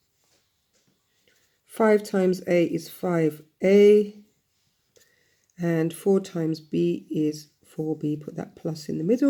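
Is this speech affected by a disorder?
No.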